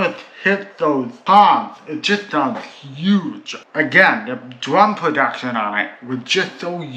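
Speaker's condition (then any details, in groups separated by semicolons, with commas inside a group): Cerebral palsy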